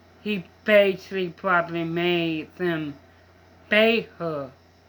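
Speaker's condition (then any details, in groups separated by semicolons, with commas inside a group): Mild cerebral palsy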